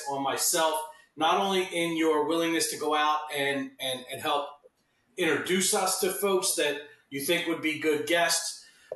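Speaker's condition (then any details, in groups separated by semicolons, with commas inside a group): No condition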